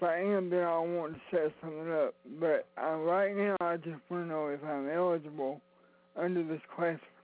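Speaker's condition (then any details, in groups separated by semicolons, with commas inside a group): Cerebral palsy; rides scooter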